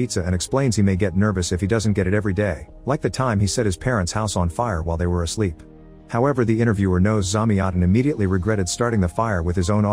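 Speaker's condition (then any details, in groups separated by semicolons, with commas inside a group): No condition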